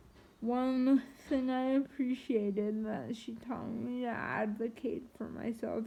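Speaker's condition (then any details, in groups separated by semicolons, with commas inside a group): Triplegic cerebral palsy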